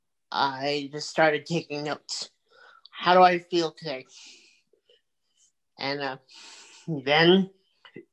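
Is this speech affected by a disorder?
Yes: cerebral palsy; from birth.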